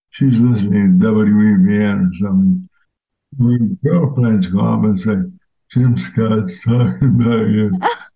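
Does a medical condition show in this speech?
Yes: ALS; fatal progressive disease, diagnosed months ago, hiking a year ago, expected to worsen; voice changed since onset, now a different voice, no spontaneous crying fits.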